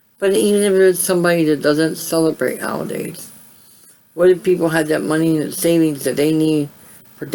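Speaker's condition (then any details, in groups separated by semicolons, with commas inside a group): Cerebral palsy; voice sound affected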